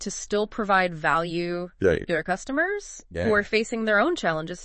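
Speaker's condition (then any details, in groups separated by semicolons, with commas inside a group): No condition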